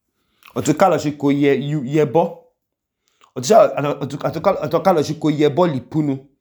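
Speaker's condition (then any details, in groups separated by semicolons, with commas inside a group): No condition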